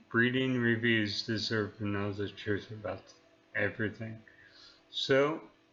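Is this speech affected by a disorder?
Yes: neurological disease.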